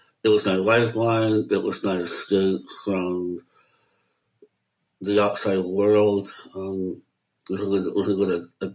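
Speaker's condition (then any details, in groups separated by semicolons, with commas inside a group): Möbius syndrome; cannot smile or frown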